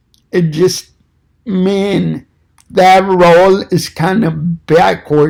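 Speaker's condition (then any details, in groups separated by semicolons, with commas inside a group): Cerebral palsy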